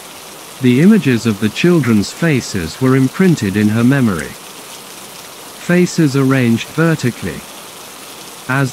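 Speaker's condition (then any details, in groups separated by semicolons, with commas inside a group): No condition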